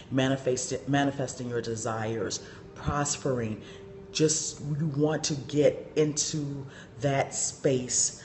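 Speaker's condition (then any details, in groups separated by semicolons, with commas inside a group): No condition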